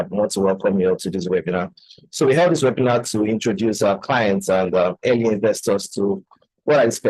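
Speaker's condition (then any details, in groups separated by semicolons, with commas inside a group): No condition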